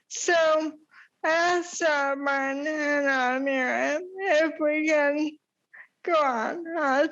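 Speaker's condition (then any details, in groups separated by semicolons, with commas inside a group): ALS; about 8 years since diagnosis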